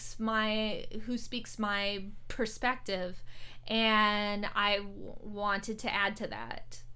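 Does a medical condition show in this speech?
Yes: stuttering; described as a non-apparent disability, childhood link to Wells at Children's Hospital of Oakland; stutters openly, performs stand-up as a stuttering comic; once minimized talking, did not assert voice, changed after National Stuttering Association conference; here prolonged sounds.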